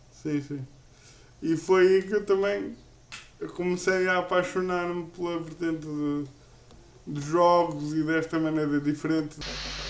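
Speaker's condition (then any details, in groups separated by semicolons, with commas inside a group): Cerebral palsy; uses a wheelchair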